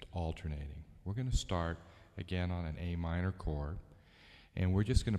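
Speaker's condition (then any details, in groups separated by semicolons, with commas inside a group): No condition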